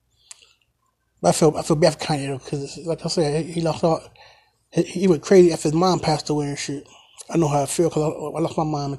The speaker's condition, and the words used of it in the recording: Stuttering. Y'all know I stutter and shit.